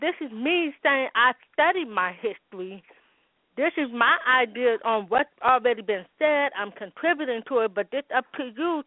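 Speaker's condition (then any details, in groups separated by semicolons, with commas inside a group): Hearing loss with speech impediment, congenital; learned sign language at four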